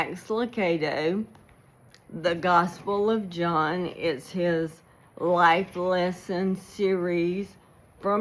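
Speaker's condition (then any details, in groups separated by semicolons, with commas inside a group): ALS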